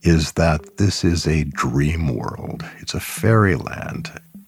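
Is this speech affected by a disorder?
No.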